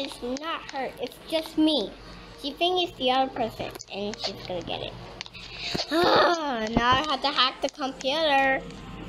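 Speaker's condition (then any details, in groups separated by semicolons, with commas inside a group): No condition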